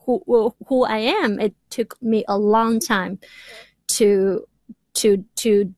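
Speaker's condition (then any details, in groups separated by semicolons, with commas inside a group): Stuttering; hidden first 30 years in China by pretending to be fluent; past speech therapy with Dr. Merson at local hospital, told no cure, self-help groups, still stutters; blocks, once total silent block 2 minutes in grad class presentation; repeated words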